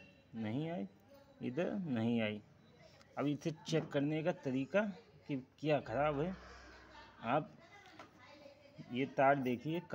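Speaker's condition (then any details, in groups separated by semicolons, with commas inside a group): No condition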